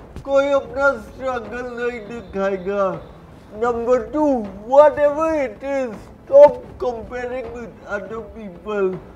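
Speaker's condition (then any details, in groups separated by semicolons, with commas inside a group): Cerebral palsy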